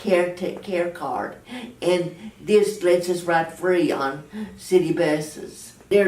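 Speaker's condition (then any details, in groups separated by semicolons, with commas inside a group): Cerebral palsy, mild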